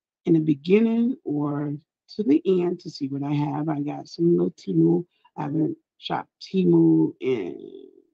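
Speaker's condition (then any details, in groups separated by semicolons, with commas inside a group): No condition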